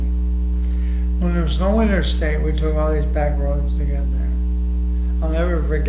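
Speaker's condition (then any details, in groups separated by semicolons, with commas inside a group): ALS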